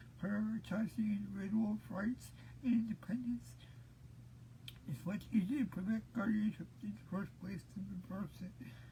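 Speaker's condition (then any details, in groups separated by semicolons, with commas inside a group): Cerebral palsy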